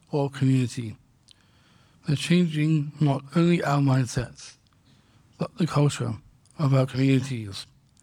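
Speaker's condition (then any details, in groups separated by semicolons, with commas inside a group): Down syndrome; congenital, diagnosed at birth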